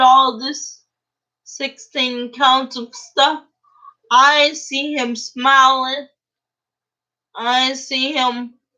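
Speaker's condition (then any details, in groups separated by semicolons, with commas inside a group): Cerebral palsy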